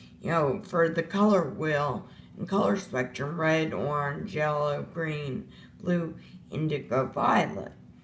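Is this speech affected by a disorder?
Yes: disability causing slurred speech.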